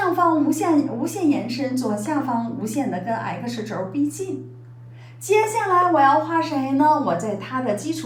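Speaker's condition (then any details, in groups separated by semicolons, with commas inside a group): No condition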